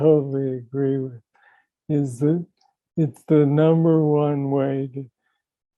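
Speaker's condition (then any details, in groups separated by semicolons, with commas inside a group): Young onset Parkinson's disease; deep brain stimulation implant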